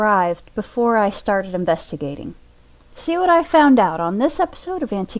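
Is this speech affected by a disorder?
No.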